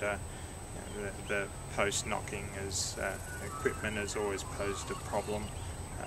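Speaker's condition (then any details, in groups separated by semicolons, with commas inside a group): No condition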